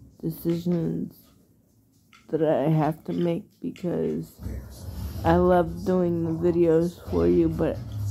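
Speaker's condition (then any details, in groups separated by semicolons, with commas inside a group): Cerebral palsy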